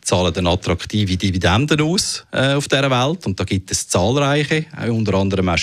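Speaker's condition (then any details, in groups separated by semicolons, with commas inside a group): No condition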